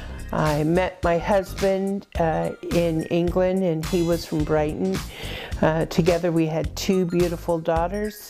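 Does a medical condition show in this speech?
No.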